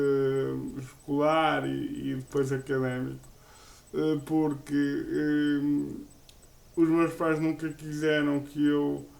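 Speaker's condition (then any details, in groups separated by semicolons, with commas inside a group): Cerebral palsy; uses a wheelchair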